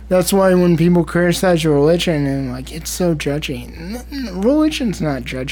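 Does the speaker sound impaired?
Yes: cerebral palsy; spastic quadriplegic, all four limbs impaired, oxygen lack at birth, motor brain area damaged, diagnosed age 3.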